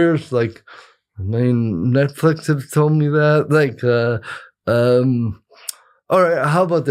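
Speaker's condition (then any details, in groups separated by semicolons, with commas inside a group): Cerebral palsy; present from birth; plays soccer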